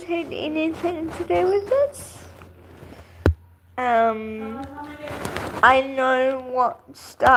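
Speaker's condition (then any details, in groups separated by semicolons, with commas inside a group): Cerebral palsy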